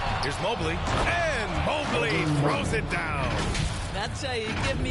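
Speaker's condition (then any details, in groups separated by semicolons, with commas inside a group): No condition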